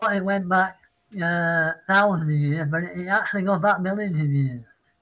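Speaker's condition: Parkinson's; citing Parkinson's

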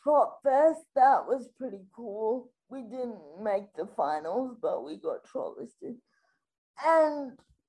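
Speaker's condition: Spastic quadriplegic cerebral palsy

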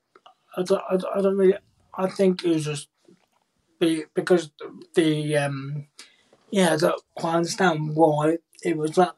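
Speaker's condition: Cerebral palsy, profound hearing loss; born three months premature

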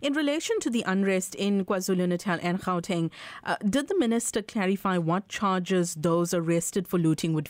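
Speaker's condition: No condition

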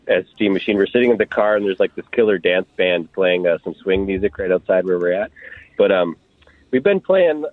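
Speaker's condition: No condition

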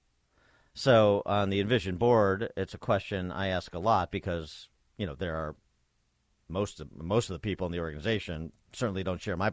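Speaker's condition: No condition

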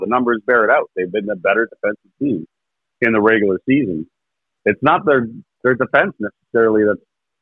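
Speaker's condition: No condition

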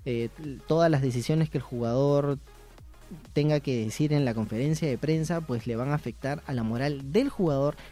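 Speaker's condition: No condition

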